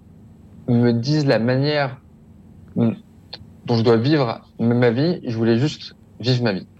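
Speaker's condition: Stuttering; stuttering of neurological origin, not due to stress or shyness, described by interviewer as fairly strong; still stutters, accepts it, sees no way to change it; describes stuttering generally as blocks, repetitions, sometimes associated movements, accentuated by certain factors; prolonged sounds

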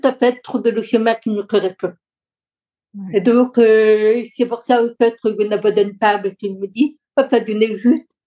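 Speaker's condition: Deaf from birth, congenital

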